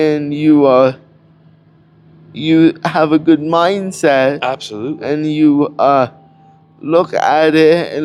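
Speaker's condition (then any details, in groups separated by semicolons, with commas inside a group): Cerebral palsy; cannot walk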